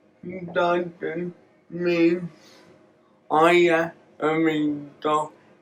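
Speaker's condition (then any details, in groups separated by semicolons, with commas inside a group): Cerebral palsy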